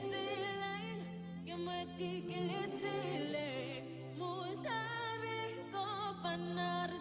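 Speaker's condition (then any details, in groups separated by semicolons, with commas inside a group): No condition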